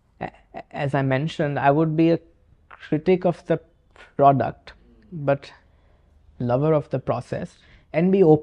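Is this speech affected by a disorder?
Yes: stammer; stammer since childhood, very quiet growing up; still stammers; here blocks.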